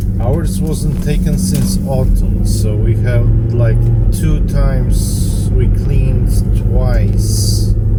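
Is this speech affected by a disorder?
No.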